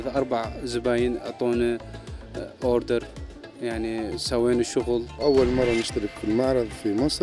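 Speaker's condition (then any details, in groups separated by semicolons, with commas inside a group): No condition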